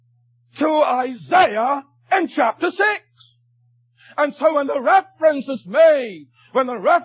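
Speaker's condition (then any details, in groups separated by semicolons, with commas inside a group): No condition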